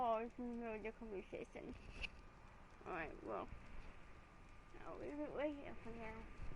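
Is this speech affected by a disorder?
Yes: cerebral palsy.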